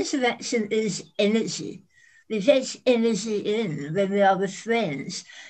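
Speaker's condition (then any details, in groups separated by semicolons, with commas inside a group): Head and neck cancer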